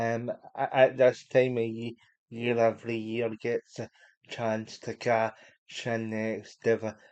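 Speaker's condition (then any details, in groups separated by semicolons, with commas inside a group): Cerebral palsy; unable to walk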